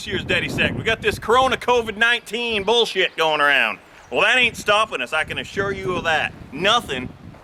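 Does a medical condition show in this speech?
No.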